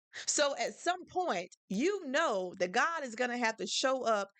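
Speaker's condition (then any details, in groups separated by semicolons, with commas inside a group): No condition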